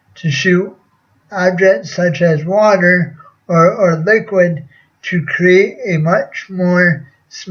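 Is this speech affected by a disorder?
Yes: cerebral palsy.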